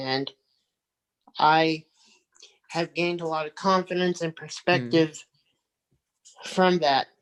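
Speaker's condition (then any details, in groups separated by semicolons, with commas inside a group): Cerebral palsy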